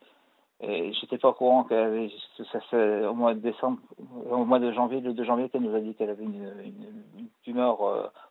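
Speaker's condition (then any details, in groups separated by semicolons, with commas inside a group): Parkinson's disease; Sinemet four times daily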